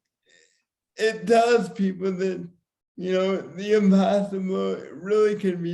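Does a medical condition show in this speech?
Yes: cerebral palsy, severe.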